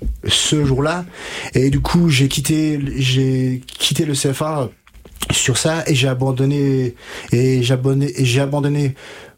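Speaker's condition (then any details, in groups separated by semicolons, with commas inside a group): Stuttering; onset age 5-6, untreated in childhood, severe until 20, stuttering-specialist therapist Catherine Daubier, Nancy, from 20; age 33, about 28 years since onset, improved after years of therapy, uses fluency techniques; blocks and repetitions now, formerly blocked in every sentence, froze unable to read aloud; repeated sounds, blocks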